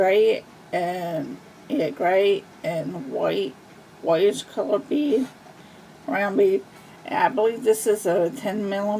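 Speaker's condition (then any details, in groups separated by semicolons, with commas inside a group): Cerebral palsy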